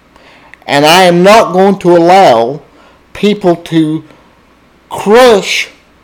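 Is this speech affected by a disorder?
Yes: cerebral palsy, spastic diplegia.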